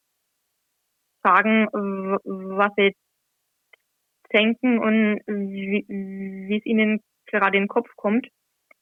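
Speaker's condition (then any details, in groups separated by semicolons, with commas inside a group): Stuttering; covert stuttering for many years, aware from about age 10, hidden until 21; openly stuttering, regularly reads scripture aloud in church since January last year, nervous beforehand; not stutter-free when reading aloud, anticipates difficult words in advance, avoided words, trouble with t-words; repeated words, blocks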